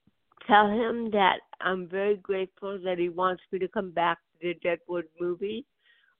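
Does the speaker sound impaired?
Yes: cerebral palsy; birth onset.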